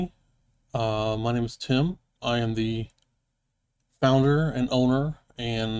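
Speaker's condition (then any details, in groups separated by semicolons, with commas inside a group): No condition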